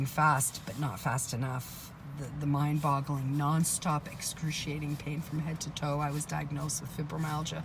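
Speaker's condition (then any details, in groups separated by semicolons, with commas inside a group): No condition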